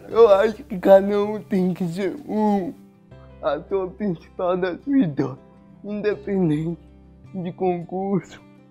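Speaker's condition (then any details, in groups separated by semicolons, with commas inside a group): Cerebral palsy; some difficulty speaking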